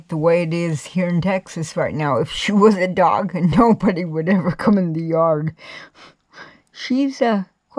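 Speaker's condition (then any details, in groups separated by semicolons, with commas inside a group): Cerebral palsy; cannot walk, crawls to get around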